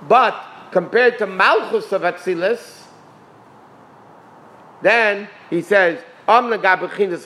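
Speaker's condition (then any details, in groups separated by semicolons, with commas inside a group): No condition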